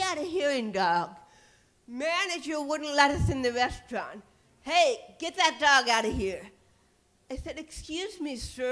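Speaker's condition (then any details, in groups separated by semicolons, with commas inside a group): Cerebral palsy; titanium neck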